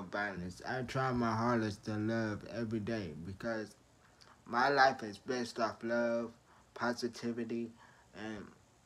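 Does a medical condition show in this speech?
Yes: traumatic brain injury.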